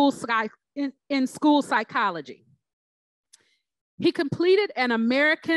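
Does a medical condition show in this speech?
No.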